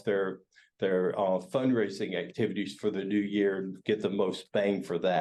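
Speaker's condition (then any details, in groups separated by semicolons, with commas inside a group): No condition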